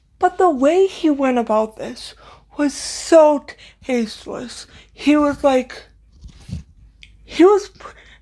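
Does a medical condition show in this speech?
Yes: cerebral palsy, severe.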